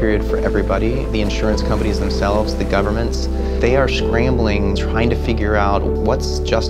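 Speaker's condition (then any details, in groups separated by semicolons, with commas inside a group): No condition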